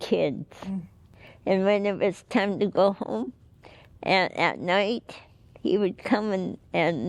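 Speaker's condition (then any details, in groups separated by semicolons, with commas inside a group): Cerebral palsy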